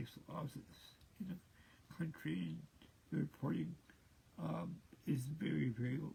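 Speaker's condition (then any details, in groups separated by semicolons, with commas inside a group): Cerebral palsy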